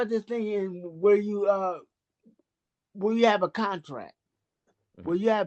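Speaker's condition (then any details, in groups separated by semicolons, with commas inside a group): Cerebral palsy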